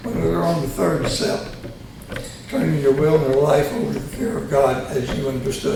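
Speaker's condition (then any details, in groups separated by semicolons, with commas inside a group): Tongue cancer surgery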